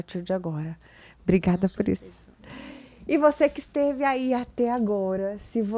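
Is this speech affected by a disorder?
No.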